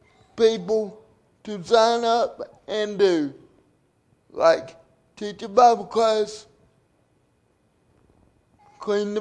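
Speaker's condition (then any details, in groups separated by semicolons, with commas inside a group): Cerebral palsy; 37 years since onset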